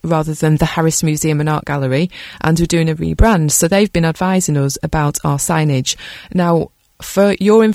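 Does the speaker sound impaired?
No.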